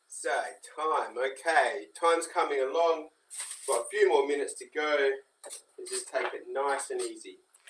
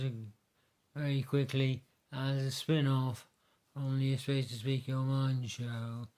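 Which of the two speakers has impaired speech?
The second: Parkinson's.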